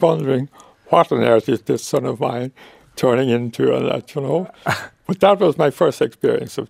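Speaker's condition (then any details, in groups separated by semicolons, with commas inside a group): Motor neuron disease; wheelchair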